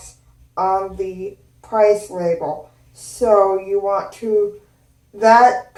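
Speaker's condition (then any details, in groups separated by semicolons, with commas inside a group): Cerebral palsy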